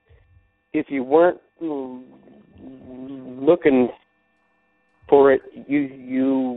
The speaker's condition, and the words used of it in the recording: Stuttering. And to the audience, please bear with me, I stutter.